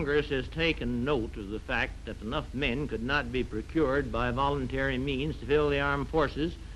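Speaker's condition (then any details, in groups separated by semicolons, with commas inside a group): No condition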